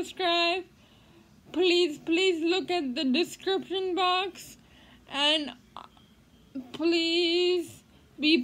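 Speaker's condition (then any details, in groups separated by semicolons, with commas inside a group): Cerebral palsy; speech therapy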